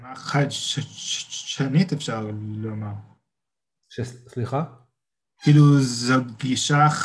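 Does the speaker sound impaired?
Yes: stuttering; stuttering since young age, previously much more covert; uses word planning and word skipping in stressful situations to keep flow; speech blocks, plans words ahead and skips words under stress; here repeated sounds, prolonged sounds.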